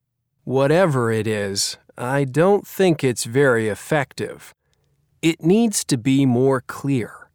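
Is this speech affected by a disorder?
No.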